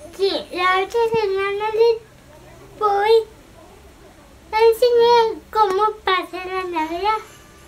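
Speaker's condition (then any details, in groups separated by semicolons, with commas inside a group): Cerebral palsy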